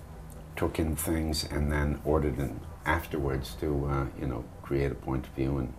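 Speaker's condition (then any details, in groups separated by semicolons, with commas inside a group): No condition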